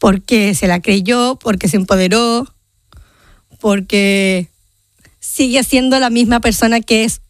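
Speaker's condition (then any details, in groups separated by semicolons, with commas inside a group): Down syndrome; genetic condition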